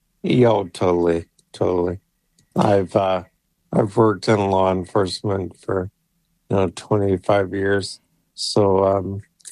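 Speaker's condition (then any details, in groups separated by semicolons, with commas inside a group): ALS; voice failing, banked voice for AI speech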